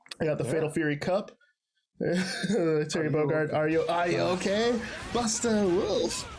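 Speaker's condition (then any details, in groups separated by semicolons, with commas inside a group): No condition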